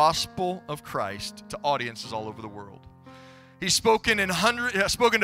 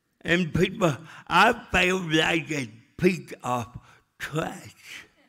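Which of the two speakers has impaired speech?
The second: cerebral palsy; walks with a limp; speech still affected.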